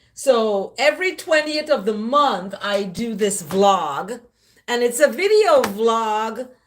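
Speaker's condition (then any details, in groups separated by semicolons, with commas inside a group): No condition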